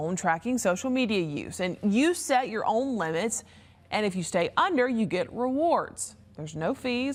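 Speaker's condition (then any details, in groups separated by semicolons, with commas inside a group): No condition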